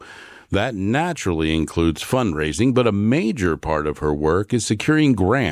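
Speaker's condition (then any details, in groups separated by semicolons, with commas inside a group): No condition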